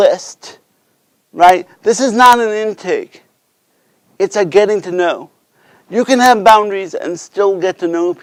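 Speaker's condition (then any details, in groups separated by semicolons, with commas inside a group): Cerebral palsy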